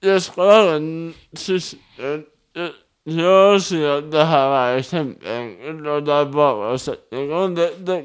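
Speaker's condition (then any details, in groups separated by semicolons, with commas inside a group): Cerebral palsy; speech difficulties, speech challenges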